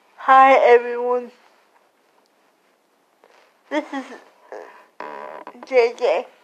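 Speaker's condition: Cerebral palsy; slurred speech

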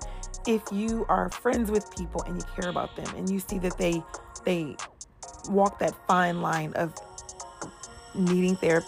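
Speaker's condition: No condition

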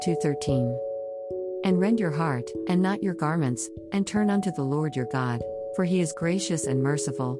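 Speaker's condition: No condition

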